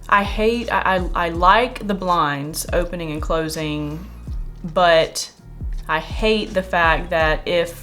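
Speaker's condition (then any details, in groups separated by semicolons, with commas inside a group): No condition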